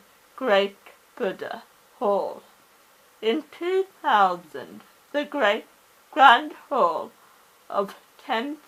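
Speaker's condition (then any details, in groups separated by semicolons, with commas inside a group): Cerebral palsy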